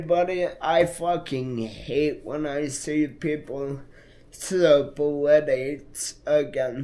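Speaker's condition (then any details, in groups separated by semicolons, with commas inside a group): Multiple sclerosis; affects hands and left arm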